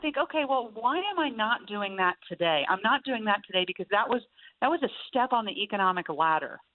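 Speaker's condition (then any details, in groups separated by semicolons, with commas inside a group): No condition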